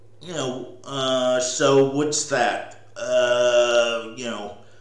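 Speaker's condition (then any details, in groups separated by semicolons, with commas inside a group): Cerebral palsy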